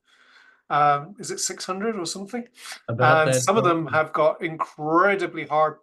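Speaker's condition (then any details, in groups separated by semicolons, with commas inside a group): No condition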